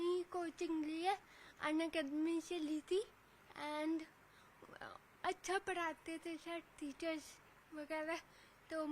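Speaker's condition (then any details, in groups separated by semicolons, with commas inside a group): Cerebral palsy; since childhood, affects walking and speech; cannot speak properly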